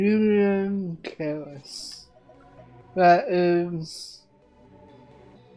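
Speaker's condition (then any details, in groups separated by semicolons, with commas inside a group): Cerebral palsy; affects voice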